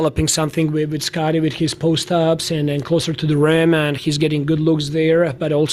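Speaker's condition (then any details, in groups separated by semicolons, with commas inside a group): No condition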